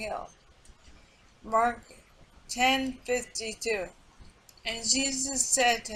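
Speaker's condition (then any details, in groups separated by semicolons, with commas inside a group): Multiple sclerosis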